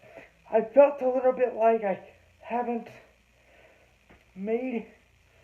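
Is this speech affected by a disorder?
Yes: cerebral palsy.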